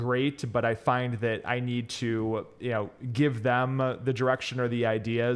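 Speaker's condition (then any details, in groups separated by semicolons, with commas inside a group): No condition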